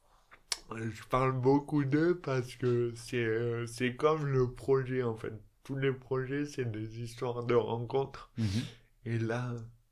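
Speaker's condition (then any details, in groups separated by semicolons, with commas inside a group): Dystonia; elocution difficulties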